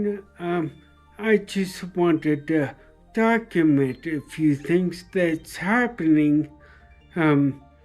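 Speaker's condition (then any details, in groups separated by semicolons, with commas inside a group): Traumatic brain injury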